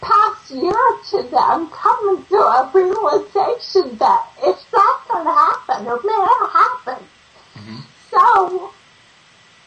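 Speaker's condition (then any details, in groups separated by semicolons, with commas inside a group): Ataxia; ataxia after brainstem malformation bled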